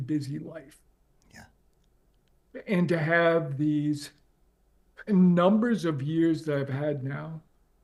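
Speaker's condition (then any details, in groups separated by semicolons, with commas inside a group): ALS; difficulty speaking and breathing, ventilator inflates lungs for voice, eye-tracking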